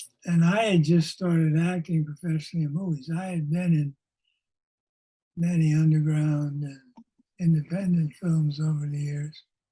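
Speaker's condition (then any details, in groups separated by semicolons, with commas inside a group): Parkinson's disease; lost former character voice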